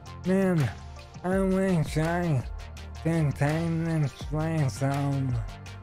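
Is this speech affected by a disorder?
Yes: ALS; stem cell treatment.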